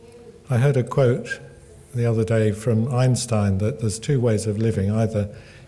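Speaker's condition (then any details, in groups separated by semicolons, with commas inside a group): Parkinson's; Parkinson's exercise programmes, table tennis and snooker groups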